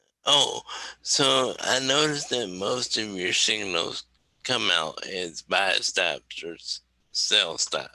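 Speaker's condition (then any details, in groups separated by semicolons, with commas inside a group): Cerebral palsy; wheelchair user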